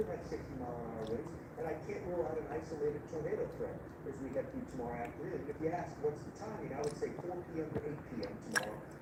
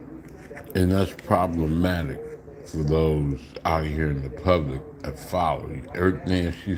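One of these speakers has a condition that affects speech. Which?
The second: slurred speech; still slurs words occasionally.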